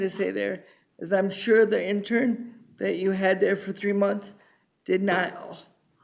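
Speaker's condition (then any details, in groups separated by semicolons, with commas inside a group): Cerebral palsy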